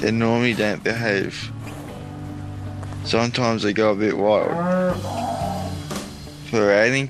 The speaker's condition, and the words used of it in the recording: Cerebral palsy. It also takes a lot of effort to speak clearly, especially when I'm tired.